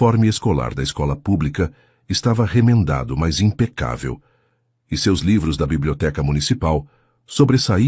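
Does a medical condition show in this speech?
No.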